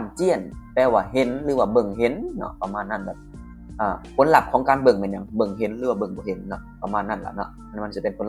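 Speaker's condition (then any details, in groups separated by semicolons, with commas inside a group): No condition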